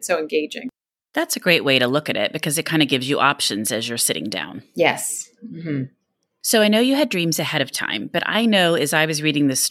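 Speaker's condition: No condition

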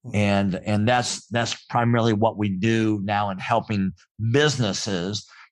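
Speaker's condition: Cleft palate; congenital cleft palate, present from birth; speech sounded different in childhood, stuttered when nervous as child, afraid of speaking up

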